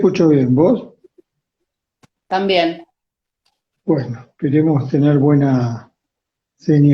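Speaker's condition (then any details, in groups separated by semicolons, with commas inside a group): No condition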